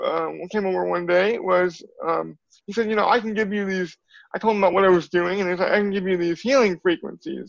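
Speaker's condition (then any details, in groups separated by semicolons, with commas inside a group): Cerebral palsy; from birth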